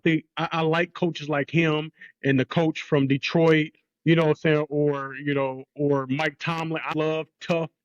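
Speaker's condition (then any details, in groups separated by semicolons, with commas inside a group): No condition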